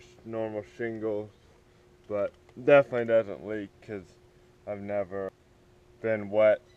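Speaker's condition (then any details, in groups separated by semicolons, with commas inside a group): Cerebral palsy; spastic, affects walking and legs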